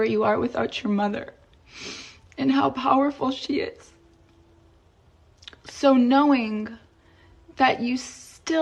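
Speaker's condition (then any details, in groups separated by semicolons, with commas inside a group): No condition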